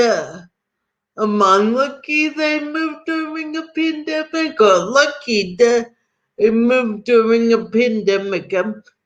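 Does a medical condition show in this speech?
Yes: cerebral palsy.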